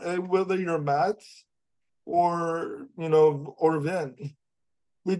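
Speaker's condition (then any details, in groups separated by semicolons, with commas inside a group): Cerebral palsy; able to speak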